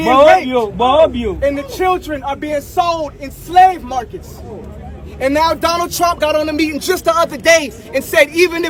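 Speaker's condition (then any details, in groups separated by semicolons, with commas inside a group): No condition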